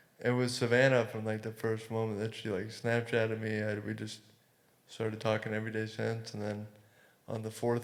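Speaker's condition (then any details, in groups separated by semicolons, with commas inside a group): Cerebral palsy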